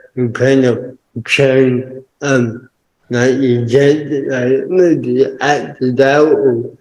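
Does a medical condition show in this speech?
Yes: cerebral palsy; permanent wheelchair user.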